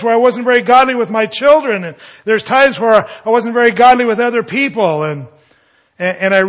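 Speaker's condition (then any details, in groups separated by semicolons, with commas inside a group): No condition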